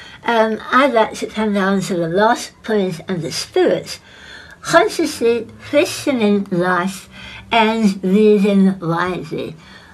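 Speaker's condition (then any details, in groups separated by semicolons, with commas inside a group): Head and neck cancer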